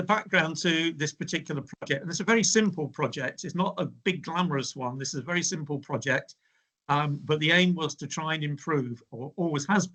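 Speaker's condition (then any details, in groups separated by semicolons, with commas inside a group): No condition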